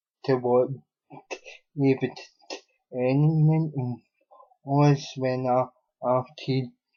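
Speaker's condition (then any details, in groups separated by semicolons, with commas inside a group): Cerebral palsy; unable to walk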